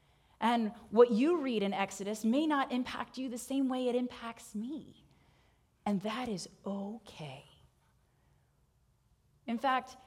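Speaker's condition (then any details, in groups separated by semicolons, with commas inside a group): No condition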